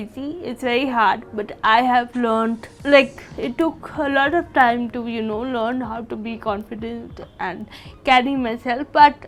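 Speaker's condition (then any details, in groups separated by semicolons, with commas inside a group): Cerebral palsy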